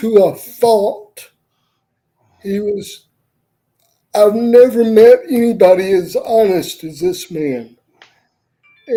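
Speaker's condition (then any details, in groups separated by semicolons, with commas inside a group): Cerebral palsy; wheelchair user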